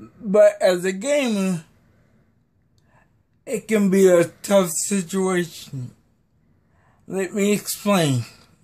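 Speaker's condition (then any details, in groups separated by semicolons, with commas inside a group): Cerebral palsy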